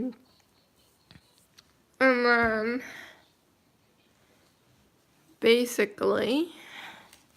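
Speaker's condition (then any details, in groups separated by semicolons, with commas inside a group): Cerebral palsy, mild; speech and motor skills affected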